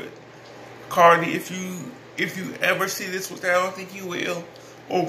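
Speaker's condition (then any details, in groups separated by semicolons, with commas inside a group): Cerebral palsy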